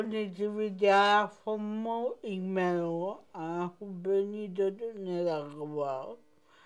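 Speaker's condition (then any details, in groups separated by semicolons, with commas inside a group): Cerebral palsy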